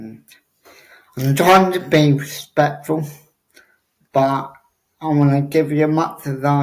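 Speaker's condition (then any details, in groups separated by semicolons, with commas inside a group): Cerebral palsy; obvious speech impediment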